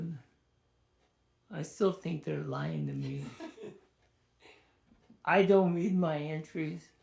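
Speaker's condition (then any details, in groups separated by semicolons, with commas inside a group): ALS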